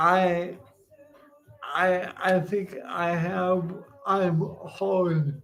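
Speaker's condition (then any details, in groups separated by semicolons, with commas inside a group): Cerebral palsy; uses wheelchair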